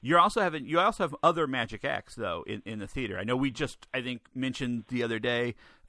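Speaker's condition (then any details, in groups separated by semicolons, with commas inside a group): No condition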